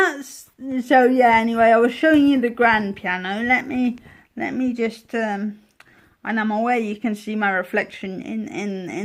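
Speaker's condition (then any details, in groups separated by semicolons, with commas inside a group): Cerebral palsy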